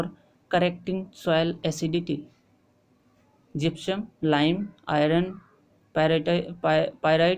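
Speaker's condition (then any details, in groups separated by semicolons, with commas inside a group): No condition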